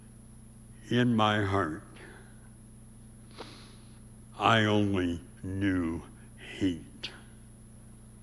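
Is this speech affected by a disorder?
Yes: severe speech impediment; about age 84.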